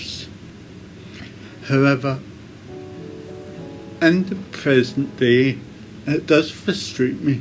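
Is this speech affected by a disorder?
Yes: cerebral palsy.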